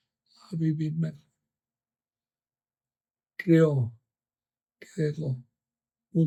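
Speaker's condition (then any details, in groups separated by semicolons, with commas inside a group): ALS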